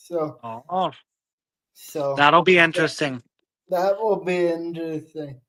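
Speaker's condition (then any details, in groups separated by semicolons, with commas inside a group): Cerebral palsy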